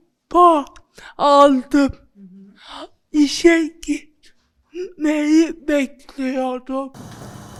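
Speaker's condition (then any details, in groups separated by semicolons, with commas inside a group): Cerebral palsy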